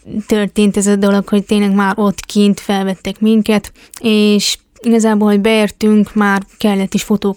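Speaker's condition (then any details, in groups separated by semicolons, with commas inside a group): Hearing impairment; competes in deaf athletics at the Deaflympics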